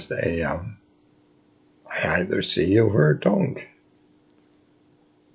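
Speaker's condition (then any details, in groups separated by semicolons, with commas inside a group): Multiple sclerosis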